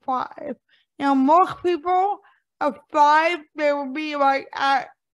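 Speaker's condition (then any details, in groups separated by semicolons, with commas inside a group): Cerebral palsy; impaired speech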